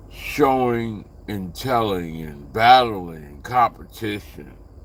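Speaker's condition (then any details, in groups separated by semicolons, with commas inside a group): Slurred speech; still slurs words occasionally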